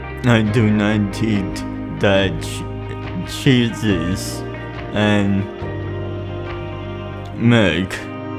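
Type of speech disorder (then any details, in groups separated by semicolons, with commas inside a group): Apraxia of speech; type 1 galactosemia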